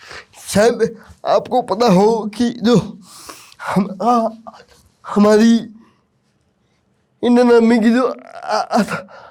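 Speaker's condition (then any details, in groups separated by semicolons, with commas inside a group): Cerebral palsy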